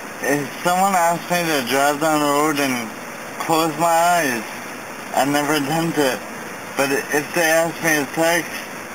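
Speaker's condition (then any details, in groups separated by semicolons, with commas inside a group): Traumatic brain injury; car accident; needs prompting to breathe while talking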